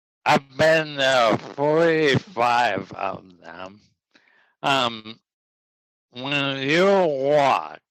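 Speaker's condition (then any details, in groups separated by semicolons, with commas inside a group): ALS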